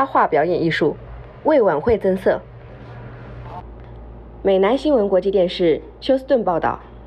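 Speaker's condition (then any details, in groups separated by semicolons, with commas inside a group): No condition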